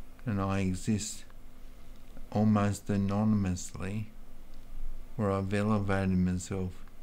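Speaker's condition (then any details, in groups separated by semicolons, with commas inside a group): Multiple sclerosis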